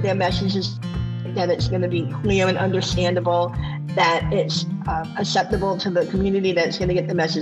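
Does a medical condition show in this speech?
Yes: bilateral cleft lip and palate; open palate at birth, no proper suction, food and drink through nose, untreated cleft means no speech.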